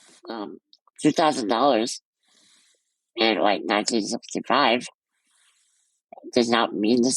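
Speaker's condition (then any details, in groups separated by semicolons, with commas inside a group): Muscular dystrophy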